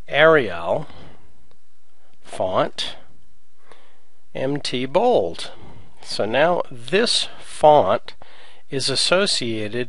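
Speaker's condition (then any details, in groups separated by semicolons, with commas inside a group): No condition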